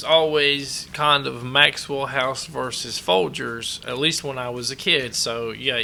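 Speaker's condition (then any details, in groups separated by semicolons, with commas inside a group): No condition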